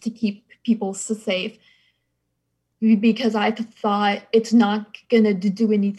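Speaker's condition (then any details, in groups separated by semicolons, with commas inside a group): Stutter after mini-stroke; stutter since age 20, likely COVID-related mini-stroke, stroke unconfirmed on imaging, neurodeficits; speech problems began days before recording, recently hospitalized, brain fog, speech therapy suggested; word-finding problems, trouble getting words out; prolonged sounds, blocks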